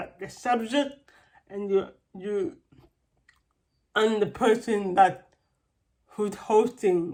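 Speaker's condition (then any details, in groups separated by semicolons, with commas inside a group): Cerebral palsy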